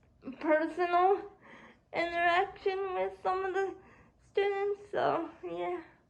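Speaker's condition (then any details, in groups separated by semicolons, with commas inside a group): Cerebral palsy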